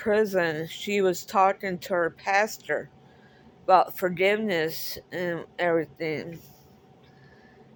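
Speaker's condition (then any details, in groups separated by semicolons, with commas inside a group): Cerebral palsy; speaks differently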